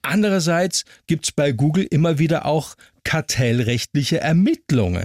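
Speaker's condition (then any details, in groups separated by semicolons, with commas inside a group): No condition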